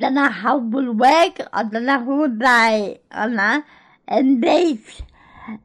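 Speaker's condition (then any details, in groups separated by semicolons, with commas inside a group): Cerebral palsy; unable to move without some support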